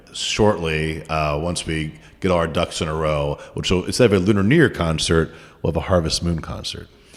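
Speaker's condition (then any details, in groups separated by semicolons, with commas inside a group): No condition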